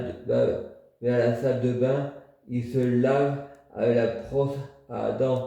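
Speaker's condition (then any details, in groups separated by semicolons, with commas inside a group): Multiple sclerosis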